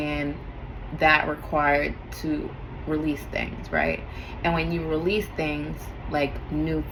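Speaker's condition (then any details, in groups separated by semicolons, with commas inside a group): No condition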